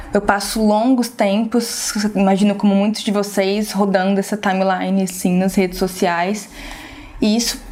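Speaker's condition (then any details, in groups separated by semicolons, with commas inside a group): No condition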